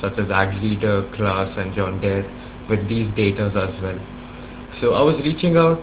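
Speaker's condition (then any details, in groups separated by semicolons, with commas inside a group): No condition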